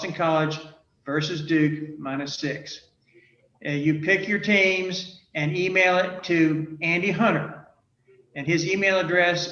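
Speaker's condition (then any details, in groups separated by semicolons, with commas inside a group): No condition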